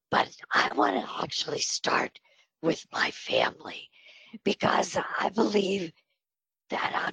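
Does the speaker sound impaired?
Yes: spasmodic dysphonia; on Botox treatment.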